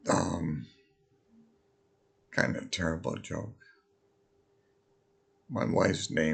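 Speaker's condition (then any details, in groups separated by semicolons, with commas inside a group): Multiple sclerosis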